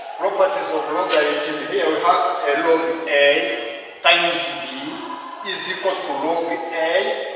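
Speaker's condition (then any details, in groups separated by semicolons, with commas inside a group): No condition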